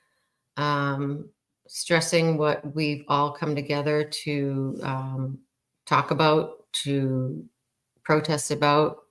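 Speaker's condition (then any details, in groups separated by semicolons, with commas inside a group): No condition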